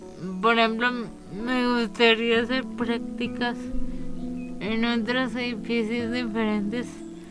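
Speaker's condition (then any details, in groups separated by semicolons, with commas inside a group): Cerebral palsy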